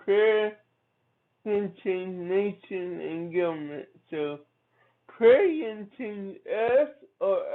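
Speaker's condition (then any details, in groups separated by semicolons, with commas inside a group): Cerebral palsy; from birth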